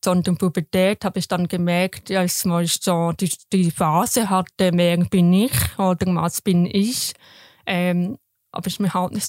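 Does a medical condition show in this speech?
Yes: deafness, congenital; raised oral, intensive hearing and speech therapy, lip reading, felt therapist's vibrations to learn sounds.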